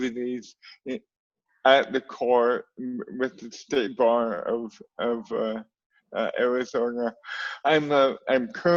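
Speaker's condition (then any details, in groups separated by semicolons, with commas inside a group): Cerebral palsy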